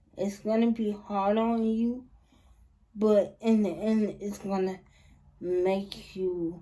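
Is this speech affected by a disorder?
Yes: cerebral palsy.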